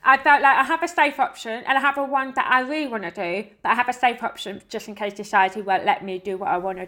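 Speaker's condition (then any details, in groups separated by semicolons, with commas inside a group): Deafness; dances by counting and following partner Giovanni's lead, not the music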